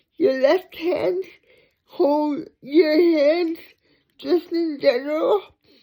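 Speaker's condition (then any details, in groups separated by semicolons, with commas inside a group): Cerebral palsy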